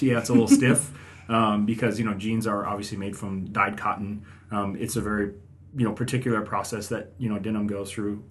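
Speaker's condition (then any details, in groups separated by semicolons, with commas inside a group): No condition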